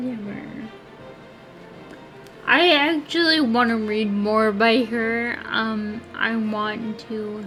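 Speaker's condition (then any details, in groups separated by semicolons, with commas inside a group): Friedreich's ataxia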